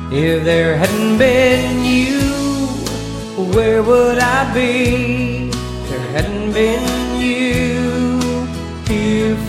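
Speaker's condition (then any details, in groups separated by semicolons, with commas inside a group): No condition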